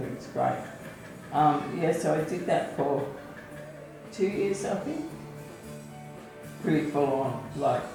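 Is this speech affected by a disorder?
Yes: ALS/MND; onset foot drop.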